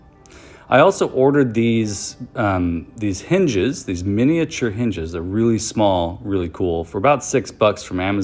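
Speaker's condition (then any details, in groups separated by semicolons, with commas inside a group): No condition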